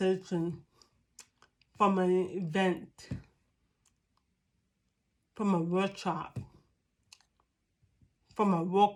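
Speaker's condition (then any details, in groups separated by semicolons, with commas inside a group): Cerebral palsy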